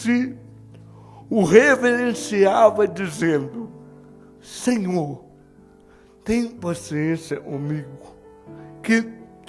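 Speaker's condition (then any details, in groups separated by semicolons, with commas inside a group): Cerebral palsy; no speech as child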